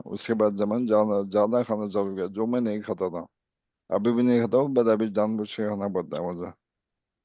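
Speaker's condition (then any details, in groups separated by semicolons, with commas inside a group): ALS; speech improved a little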